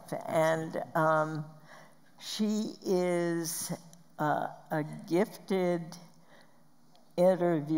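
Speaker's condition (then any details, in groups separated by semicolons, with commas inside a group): Spasmodic dysphonia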